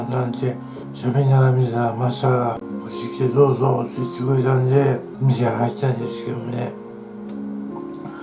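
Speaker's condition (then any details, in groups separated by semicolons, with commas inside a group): Tongue cancer, partial glossectomy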